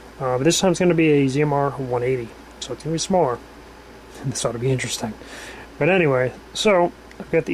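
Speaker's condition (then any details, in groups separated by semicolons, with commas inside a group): No condition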